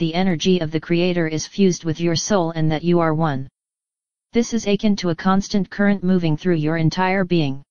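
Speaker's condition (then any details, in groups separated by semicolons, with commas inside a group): No condition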